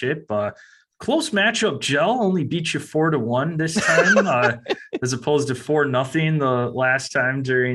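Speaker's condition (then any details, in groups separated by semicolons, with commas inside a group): No condition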